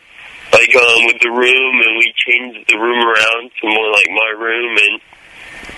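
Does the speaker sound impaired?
Yes: cerebral palsy; symptoms much milder than the character's, no crutches in real life; less stutter than the character portrayed.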